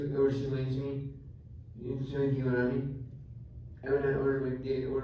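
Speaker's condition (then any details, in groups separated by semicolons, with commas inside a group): Traumatic brain injury; climbing accident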